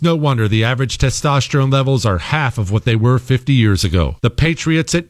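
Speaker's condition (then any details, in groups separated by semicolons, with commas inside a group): No condition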